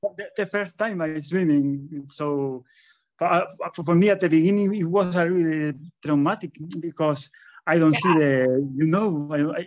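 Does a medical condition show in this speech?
Yes: stuttering; stutter in public speaking, attributed to lifelong shyness and introversion; stutters a lot when talking in public; here repeated words, blocks.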